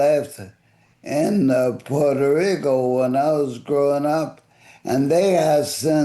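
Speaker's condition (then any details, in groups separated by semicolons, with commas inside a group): ALS; voice affected and fading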